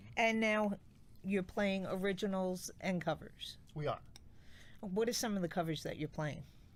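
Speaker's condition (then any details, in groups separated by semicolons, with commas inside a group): No condition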